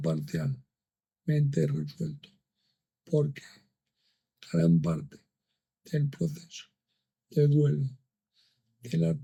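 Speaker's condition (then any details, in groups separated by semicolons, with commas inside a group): Amyotrophic lateral sclerosis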